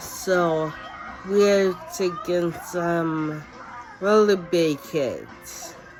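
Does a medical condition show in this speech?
Yes: cerebellar ataxia; no cure; speech changed, tongue biting.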